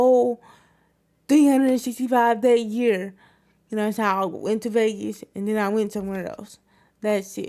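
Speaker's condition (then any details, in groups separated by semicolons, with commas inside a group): Cerebral palsy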